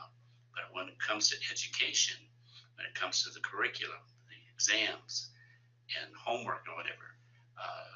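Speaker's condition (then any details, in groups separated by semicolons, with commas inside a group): No condition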